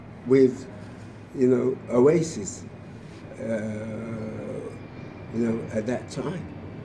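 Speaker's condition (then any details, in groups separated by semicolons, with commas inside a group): Motor neurone disease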